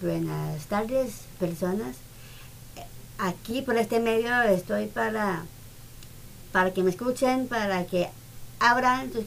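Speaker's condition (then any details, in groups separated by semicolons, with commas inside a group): Down syndrome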